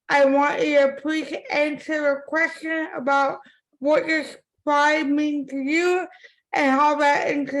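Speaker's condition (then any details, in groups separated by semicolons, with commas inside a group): Cerebral palsy; from birth; impaired speech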